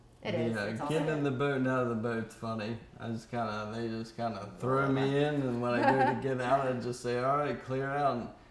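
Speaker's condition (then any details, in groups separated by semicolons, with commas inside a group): ALS; ALS, upper and lower motor neuron, leg spasticity, arm weakness; still walking, frequent falls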